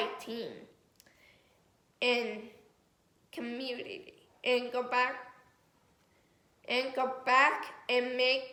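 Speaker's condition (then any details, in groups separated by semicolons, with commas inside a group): Cerebral palsy; affects muscles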